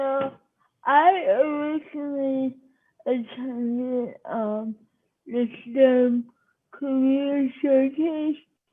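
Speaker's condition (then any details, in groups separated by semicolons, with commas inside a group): Cerebral palsy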